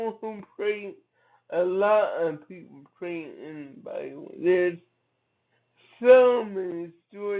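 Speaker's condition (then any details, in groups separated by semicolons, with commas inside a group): Cerebral palsy; from birth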